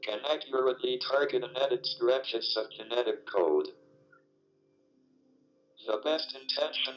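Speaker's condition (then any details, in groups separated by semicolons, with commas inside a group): ALS, speech-generating device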